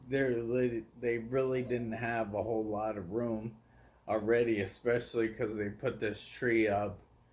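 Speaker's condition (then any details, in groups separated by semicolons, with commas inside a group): ALS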